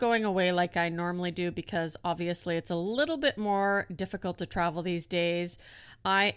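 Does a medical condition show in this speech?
No.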